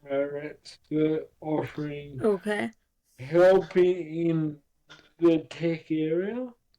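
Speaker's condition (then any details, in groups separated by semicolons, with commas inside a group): Cerebral palsy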